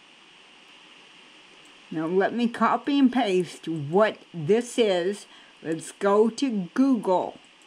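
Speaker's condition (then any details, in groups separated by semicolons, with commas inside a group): Cerebral palsy; cannot walk, crawls to get around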